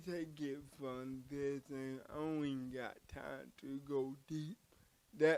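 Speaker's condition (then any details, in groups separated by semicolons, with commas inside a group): Cerebral palsy; from birth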